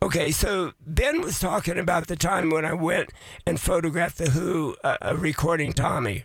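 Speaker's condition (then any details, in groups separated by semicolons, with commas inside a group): Voice changed after vocal cord surgery; vocal cord surgery about two years ago, man aged 81; voice changed since surgery, likened to Miles Davis after surgery, may sound less clear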